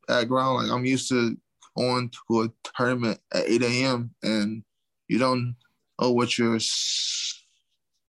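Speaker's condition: Stuttering; not CTE, not caused by combat sports, father also stutters, age 31; speech called slurred by commenters, mistaken for CTE; prolonged sounds

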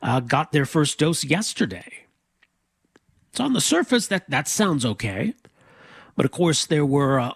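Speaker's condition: No condition

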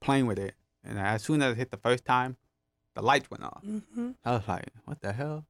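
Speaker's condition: Profound hearing loss, acquired, gentamicin-induced; left ear moderate

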